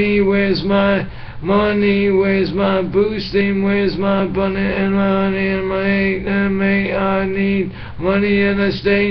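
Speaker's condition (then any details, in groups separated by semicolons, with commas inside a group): Brain injury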